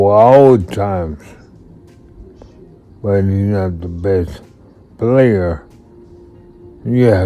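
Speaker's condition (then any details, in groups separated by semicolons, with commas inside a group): Multiple sclerosis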